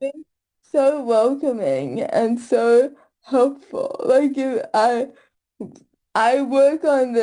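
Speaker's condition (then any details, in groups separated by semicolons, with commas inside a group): Cerebral palsy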